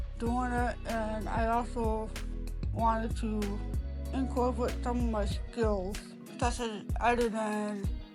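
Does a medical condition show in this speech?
Yes: cerebral palsy; later onset, hearing loss.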